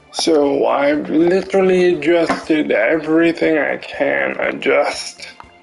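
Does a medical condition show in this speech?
Yes: cerebral palsy; affects limbs.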